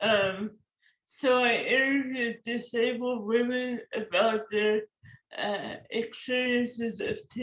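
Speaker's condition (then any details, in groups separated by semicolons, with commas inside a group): Cerebral palsy; forceps birth injury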